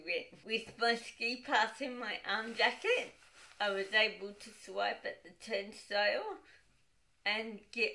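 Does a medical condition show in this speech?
Yes: cerebral palsy, dystonic.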